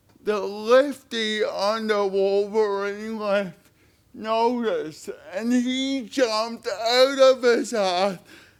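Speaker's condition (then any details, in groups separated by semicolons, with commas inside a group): Spastic cerebral palsy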